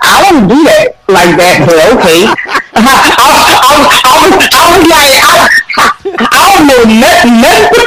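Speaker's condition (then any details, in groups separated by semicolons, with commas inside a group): Stutter; stutter since age 3; people took voice away because of stutter; repeated sounds, repeated words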